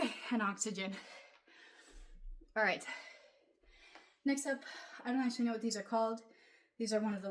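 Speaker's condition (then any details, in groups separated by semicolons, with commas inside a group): No condition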